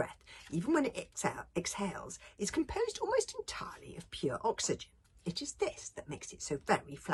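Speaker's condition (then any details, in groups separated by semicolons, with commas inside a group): No condition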